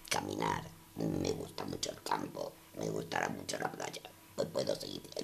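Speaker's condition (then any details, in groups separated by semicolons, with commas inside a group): Total laryngectomy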